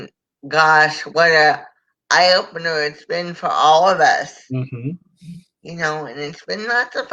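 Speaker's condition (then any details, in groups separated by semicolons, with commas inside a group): Cerebral palsy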